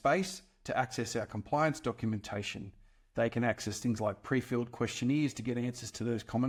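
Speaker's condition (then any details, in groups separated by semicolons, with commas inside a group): No condition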